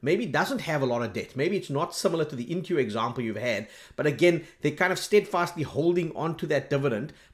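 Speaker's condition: No condition

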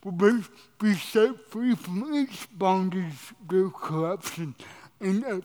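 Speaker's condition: Cerebral palsy

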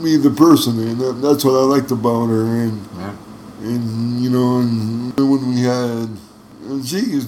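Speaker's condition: Cerebral palsy; uses wheelchair for mobility

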